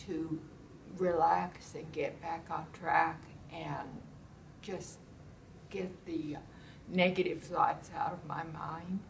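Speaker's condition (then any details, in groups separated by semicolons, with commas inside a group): Primary progressive multiple sclerosis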